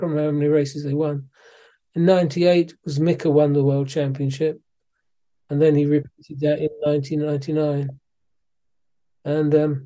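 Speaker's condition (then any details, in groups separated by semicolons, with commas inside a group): Parkinson's disease; suspected for a while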